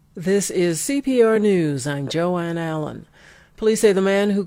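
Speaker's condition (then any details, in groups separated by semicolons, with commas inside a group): No condition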